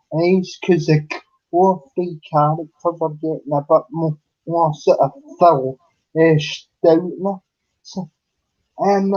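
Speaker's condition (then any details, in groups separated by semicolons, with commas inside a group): Cerebral palsy; unable to walk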